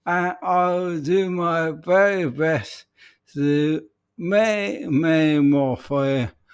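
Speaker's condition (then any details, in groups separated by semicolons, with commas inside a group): ALS; speech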